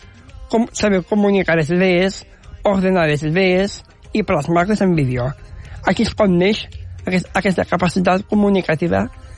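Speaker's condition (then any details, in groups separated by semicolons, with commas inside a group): Down syndrome; adult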